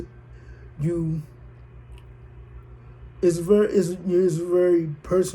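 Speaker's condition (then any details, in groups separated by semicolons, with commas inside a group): Cerebral palsy, spastic diplegia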